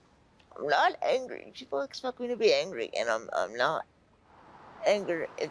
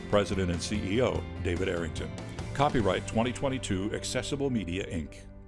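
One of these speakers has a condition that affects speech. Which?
The first: spastic quadriplegic cerebral palsy; spastic quadriplegic form, from birth, wheelchair since age two.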